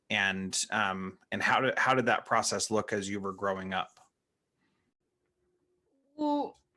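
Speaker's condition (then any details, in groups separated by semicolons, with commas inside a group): No condition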